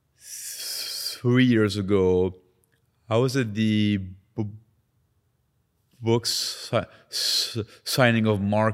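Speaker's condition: Stutter; lifelong severe stutter, resulting severe social anxiety, public speaking and meditation against fear since 5 years; severe speech impediment lifelong, avoided speaking growing up in Lebanon, chose silence against negative reactions; prolonged sounds, blocks

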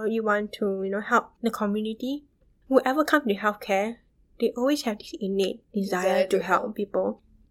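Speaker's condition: Bilateral sensorineural hearing loss; moderate to severe from about age 4, left profound since young, right worsened about 3 years ago; right severe with hearing aid, left profound with cochlear implant, fluctuating hearing; intense speech therapy

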